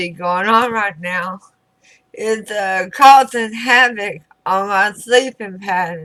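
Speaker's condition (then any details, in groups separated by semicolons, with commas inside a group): Throat cancer radiation damage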